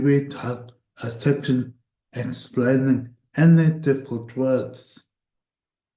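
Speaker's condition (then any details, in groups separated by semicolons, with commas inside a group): Cerebral palsy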